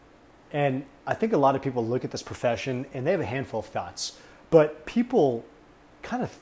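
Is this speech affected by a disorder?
No.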